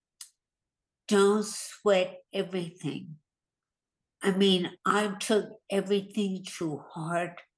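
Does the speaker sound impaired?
Yes: hemorrhagic stroke; near-fatal brain bleed with unconsciousness, weak right side, right-handed, now types only with left hand; trouble putting thoughts into language, brain works faster than tongue, hard getting words out quickly.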